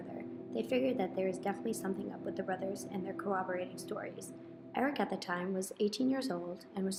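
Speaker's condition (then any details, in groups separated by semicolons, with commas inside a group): No condition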